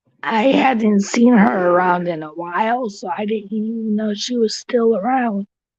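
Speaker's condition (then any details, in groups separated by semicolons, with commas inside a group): Cerebral palsy; tracheotomy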